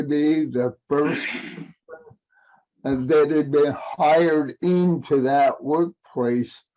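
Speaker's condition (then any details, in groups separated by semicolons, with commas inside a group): Cerebral palsy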